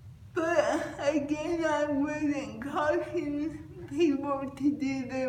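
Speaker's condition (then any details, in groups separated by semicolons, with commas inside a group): Cerebral palsy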